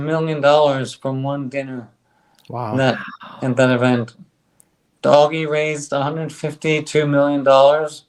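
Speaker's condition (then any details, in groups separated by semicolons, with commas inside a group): ALS; on drug, stronger bite, speaks better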